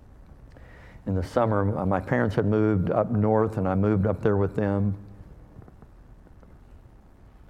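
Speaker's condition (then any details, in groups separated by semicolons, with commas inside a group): Cleft lip and palate; speech hard for others to understand in youth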